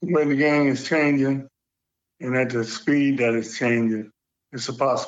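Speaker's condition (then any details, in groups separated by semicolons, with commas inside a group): Parkinson's; Parkinson's disease for quite a while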